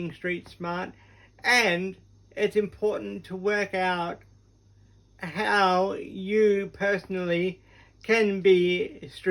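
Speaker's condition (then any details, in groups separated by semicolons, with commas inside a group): Cerebral palsy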